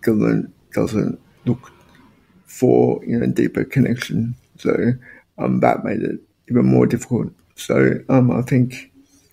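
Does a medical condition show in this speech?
Yes: spastic quadriplegic cerebral palsy; purely physical.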